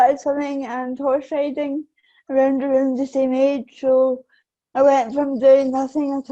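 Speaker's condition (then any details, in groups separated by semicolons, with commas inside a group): Cerebral palsy; affects balance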